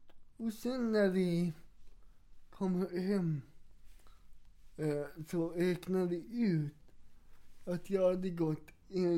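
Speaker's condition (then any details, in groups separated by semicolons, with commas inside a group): Cerebral palsy; wheelchair user, has two wheelchairs, once walked ten kilometres in one day without wheelchair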